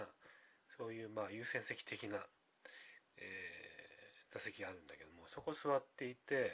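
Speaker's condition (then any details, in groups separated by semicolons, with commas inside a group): No condition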